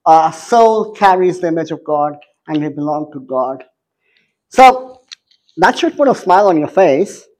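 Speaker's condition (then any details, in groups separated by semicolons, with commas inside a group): Cleft palate; congenital cleft palate, survival uncertain at birth; major speech impediments since childhood, still present, speaks two or three languages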